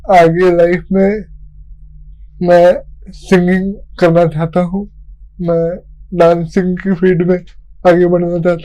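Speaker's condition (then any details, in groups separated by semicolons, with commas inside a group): Cerebral palsy; since childhood; voice not clear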